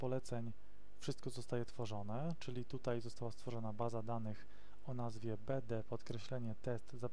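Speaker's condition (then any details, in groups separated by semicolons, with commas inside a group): No condition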